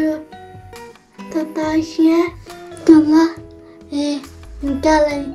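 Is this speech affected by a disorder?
Yes: cerebral palsy; cannot walk independently.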